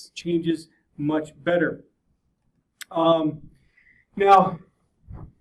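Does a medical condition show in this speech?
No.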